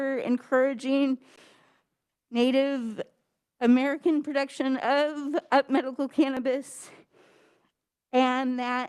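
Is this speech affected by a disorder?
Yes: cerebral palsy; spasticity.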